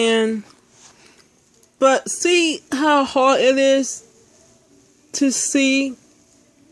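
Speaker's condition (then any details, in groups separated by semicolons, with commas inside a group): Speech impairment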